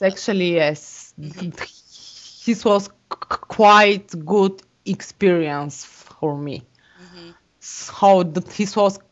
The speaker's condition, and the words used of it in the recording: Stuttering. I have problems with public speaking and with speaking in stressful conditions like interviews.